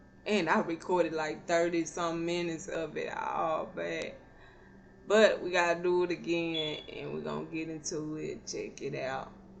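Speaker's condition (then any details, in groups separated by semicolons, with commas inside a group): Cerebral palsy; not paralyzed, can stand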